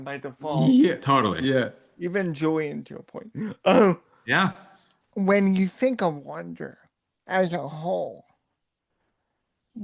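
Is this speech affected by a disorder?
Yes: cerebral palsy.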